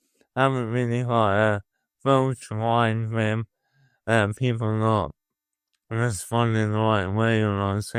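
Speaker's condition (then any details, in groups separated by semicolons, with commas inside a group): Motor neuron disease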